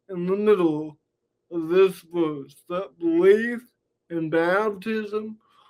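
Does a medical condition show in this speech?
Yes: cerebral palsy.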